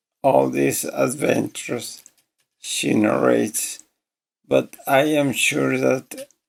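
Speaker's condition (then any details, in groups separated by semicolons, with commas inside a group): ALS; voice severely damaged, hard to understand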